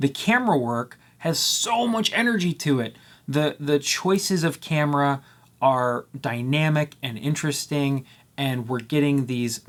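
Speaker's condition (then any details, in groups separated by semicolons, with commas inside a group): No condition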